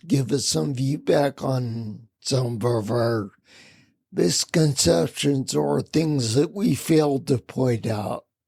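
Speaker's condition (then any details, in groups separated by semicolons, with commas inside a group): Spinocerebellar ataxia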